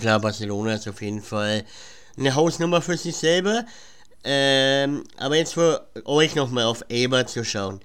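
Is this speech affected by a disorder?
Yes: cleft palate; says cannot pronounce country name Guatemala because of cleft palate.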